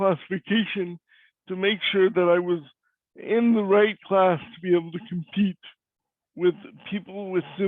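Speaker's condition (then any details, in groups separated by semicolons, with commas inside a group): Cerebral palsy; voice is different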